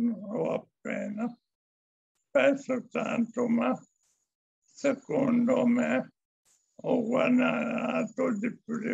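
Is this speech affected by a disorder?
Yes: amyotrophic lateral sclerosis; still speaks.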